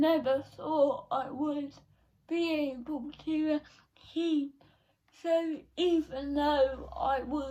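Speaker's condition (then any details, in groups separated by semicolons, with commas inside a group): Cerebral palsy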